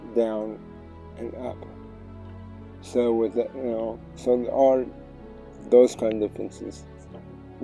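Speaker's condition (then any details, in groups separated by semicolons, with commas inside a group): Cerebral palsy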